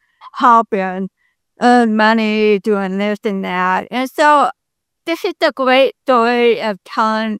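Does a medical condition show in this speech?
Yes: deafness, congenital; speaks very well per host.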